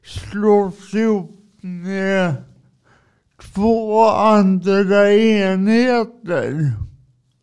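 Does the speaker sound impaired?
Yes: cerebral palsy; from birth.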